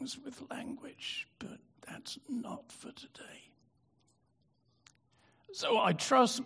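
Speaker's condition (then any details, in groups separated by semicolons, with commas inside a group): Spasmodic dystonia; brain disorder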